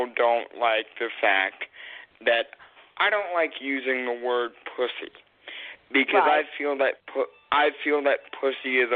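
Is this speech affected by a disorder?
Yes: cerebral palsy; spinal curve; runs out of breath, one-breath rushes, pauses, false starts, stuttering.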